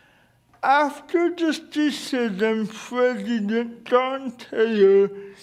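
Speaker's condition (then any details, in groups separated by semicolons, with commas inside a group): Cerebral palsy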